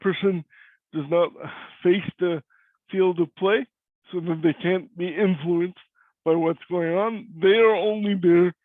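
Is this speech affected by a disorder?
Yes: cerebral palsy; voice is different.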